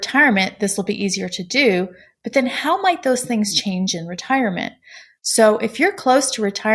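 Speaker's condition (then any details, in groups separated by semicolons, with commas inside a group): No condition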